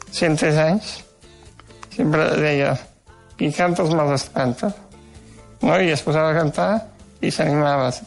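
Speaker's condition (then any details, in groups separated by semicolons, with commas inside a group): Duchenne muscular dystrophy; postural pain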